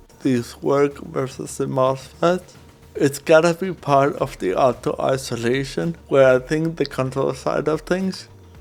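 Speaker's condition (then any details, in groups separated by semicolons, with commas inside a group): Cerebral palsy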